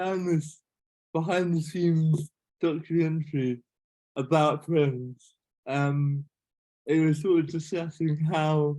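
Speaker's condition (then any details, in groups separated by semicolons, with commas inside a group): Cerebral palsy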